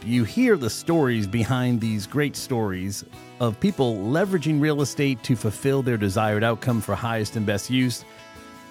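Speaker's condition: No condition

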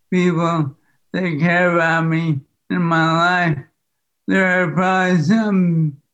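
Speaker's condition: ALS; speech has declined

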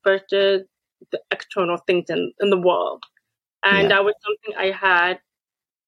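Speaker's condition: Deafness, hard of hearing

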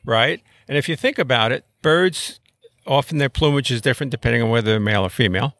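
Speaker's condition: No condition

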